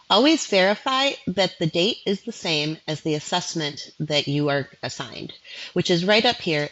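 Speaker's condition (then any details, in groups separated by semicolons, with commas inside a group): No condition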